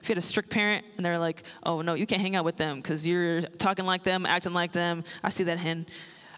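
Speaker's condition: No condition

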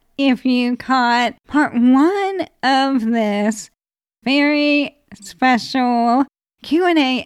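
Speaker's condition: ALS; terminal ALS, no cure

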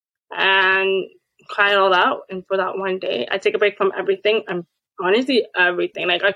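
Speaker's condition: Deafness, hard of hearing

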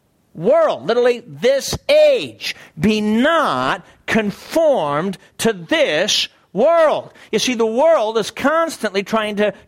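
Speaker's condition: No condition

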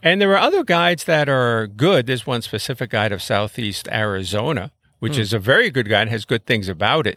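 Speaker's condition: No condition

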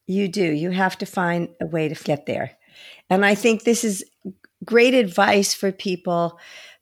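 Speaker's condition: No condition

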